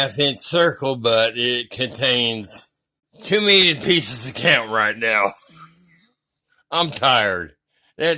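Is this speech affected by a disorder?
Yes: traumatic brain injury.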